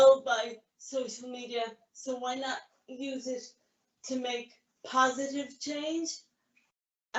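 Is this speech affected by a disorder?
Yes: cerebral palsy; caused by grade one brain bleed.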